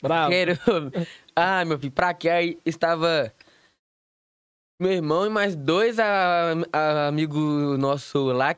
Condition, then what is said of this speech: Stuttering. Eu não gaguejo, juro, quando eu falo, quando eu falo carioca.